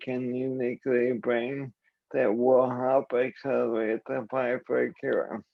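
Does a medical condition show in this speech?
Yes: ALS.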